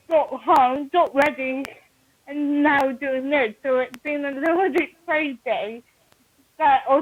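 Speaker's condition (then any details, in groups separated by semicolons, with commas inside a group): Cerebral palsy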